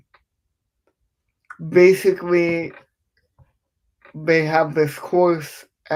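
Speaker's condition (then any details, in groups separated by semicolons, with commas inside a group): Cerebral palsy; affects speech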